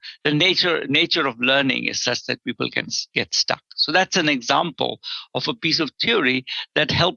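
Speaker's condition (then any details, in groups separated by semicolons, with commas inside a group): No condition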